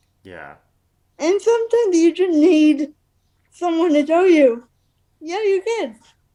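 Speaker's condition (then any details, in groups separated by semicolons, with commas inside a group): Cerebral palsy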